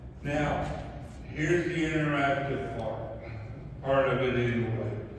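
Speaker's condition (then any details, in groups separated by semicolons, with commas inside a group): ALS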